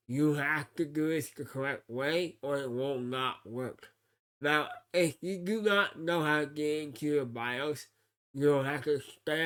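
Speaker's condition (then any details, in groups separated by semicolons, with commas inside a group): Cerebral palsy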